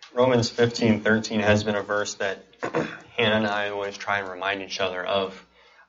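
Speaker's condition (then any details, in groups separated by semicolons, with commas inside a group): Cleft palate and cleft lip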